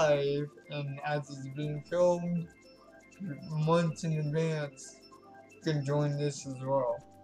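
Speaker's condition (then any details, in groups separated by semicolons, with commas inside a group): Cerebral palsy; affects legs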